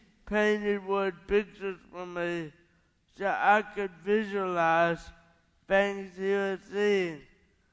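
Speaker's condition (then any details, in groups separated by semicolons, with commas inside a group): Cerebral palsy; caused by parents' lifestyle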